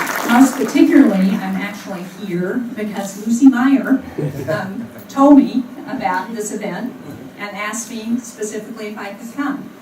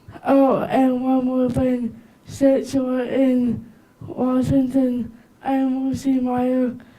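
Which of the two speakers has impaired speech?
The second: cerebral palsy; no oxygen at birth, affects right hand and right heel; speech affected a little, swallowing difficulty predicted at birth.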